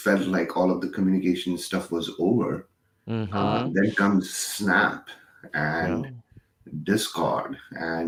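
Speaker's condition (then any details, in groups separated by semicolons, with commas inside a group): No condition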